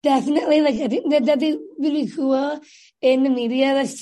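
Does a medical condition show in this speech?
Yes: Down syndrome; developmental disability from birth, differences in fine and gross motor skills and living independently.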